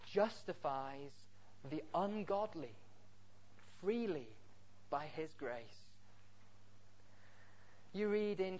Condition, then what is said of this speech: No condition.